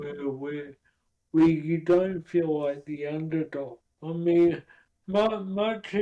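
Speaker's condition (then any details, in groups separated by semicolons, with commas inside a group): Cerebral palsy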